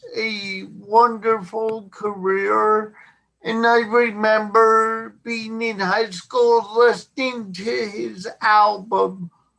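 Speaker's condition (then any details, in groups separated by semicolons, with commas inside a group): Cerebral palsy; since birth, born not breathing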